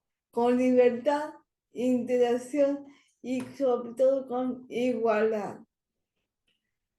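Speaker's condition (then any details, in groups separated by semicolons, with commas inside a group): Cerebral palsy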